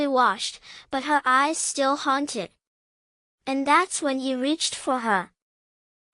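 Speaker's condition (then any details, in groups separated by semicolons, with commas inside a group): No condition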